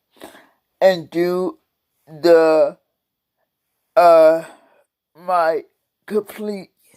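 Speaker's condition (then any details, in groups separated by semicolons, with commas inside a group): Cerebral palsy; several unnoticed strokes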